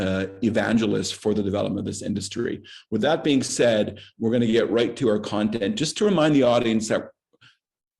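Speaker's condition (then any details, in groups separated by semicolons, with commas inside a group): No condition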